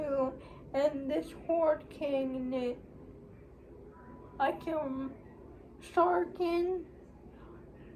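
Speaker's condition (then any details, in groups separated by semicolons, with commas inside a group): Cerebral palsy; uses wheelchair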